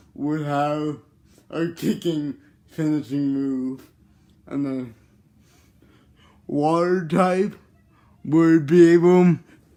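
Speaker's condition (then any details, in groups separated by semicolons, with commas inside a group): Cerebral palsy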